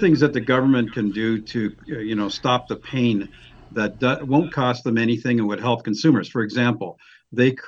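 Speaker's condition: No condition

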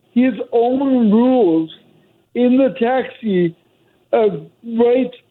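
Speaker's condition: Cerebral palsy; mobility declined since

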